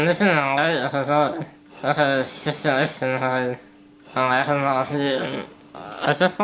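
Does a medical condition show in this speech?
Yes: spinal muscular atrophy type 1.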